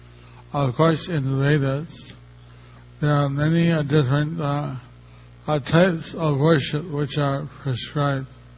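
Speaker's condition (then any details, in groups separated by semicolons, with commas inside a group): Stroke; checks whether listeners understand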